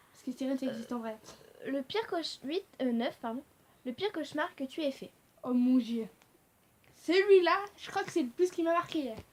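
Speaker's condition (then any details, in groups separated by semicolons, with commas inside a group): No condition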